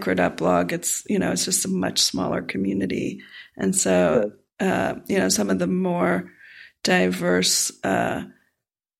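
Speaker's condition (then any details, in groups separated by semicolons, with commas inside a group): No condition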